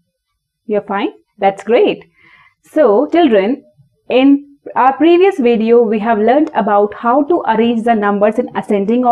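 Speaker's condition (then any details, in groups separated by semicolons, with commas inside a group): No condition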